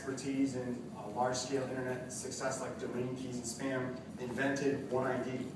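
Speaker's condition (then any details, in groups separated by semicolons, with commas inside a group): No condition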